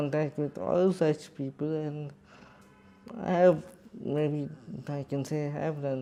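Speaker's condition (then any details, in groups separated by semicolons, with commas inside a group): Cerebral palsy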